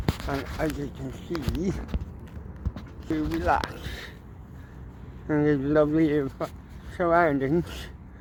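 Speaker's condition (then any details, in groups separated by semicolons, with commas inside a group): Cerebral palsy; mild, ataxic type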